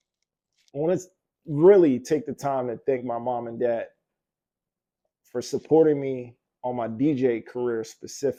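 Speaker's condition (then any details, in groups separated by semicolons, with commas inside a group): No condition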